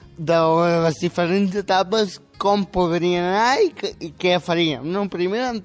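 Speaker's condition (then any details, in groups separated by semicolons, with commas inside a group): Spastic quadriplegic cerebral palsy; age 18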